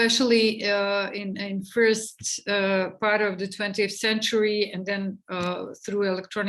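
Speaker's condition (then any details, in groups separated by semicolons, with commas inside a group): No condition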